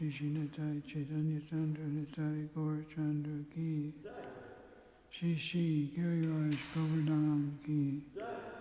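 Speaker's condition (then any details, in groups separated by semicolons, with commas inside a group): Parkinson's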